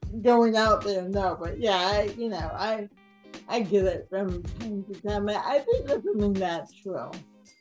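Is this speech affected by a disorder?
Yes: cerebral palsy, mild; mild speech impediment, sometimes hard to understand, mistaken for intoxicated, conscientious about clear diction.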